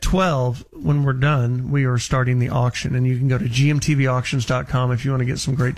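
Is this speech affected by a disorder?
No.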